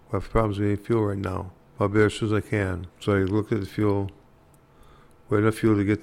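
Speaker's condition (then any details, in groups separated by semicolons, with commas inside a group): Parkinson's disease; hard time talking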